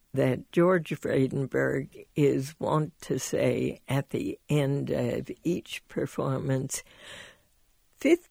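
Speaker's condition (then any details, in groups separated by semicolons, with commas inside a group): Spasmodic dysphonia; travels to Portland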